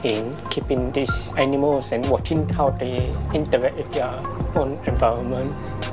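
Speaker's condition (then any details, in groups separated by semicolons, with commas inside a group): Profound and severe hearing loss; profound hearing loss one side, severe other side, about 70 to 80% loss, noticed at age 2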